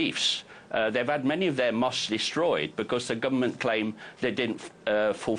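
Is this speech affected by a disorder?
No.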